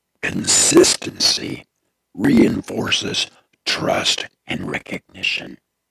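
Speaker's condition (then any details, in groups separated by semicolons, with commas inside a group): Throat cancer; tracheostomy tube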